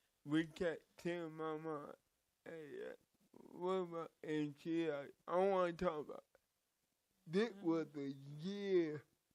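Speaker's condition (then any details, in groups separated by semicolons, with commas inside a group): Cerebral palsy; from birth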